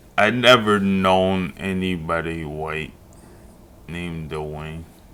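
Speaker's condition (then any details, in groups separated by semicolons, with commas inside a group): Multiple sclerosis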